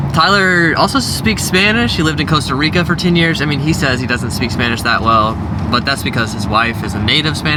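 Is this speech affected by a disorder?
No.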